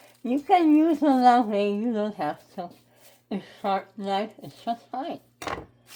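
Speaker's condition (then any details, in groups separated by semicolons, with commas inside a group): Head and neck cancer; tracheostomy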